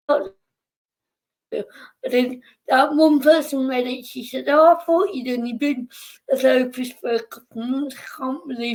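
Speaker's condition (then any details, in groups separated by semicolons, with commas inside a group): Cerebral palsy; caused by birth complications, since birth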